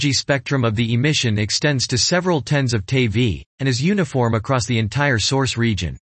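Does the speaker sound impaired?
No.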